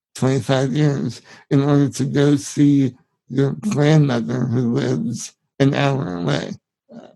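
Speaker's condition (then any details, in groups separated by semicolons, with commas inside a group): Spinal muscular atrophy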